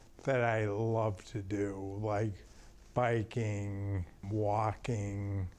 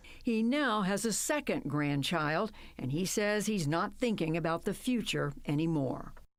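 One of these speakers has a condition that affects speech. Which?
The first: ALS.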